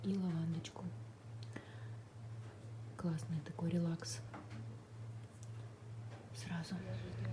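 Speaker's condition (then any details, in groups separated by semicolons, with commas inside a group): No condition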